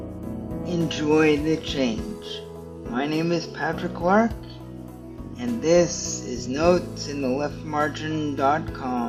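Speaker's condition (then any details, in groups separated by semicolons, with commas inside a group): Cerebral palsy; stiff muscles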